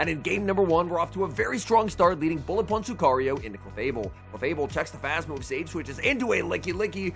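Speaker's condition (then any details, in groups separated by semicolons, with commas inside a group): No condition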